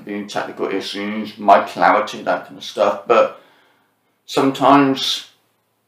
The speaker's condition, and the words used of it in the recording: Deafness. And so that's why I had to do these things called smooth speech therapy.